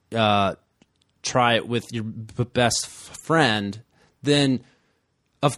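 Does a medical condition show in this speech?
Yes: stuttering; mostly managed without purposeful strategies for most of life; more fluent reading; here prolonged sounds, blocks.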